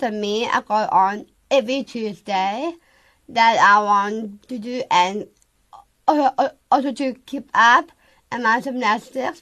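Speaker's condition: Down syndrome; age 20

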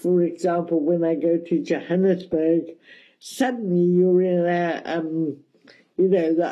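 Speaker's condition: Cerebral palsy, mild; speech mildly affected

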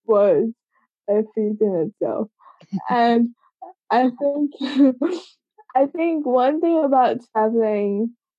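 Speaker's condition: Cerebral palsy; congenital, from birth, age 25

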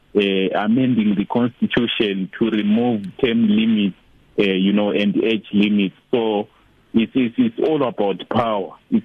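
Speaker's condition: No condition

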